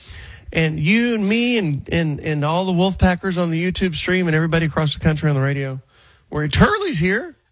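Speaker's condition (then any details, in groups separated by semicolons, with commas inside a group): No condition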